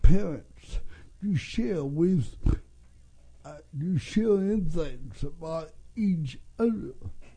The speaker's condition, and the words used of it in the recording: Cerebral palsy. And that's why I talk the way I do.